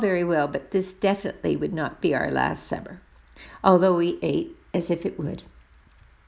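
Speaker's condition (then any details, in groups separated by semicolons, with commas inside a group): No condition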